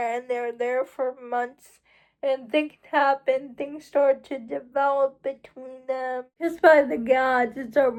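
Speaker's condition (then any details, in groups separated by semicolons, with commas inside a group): Cerebral palsy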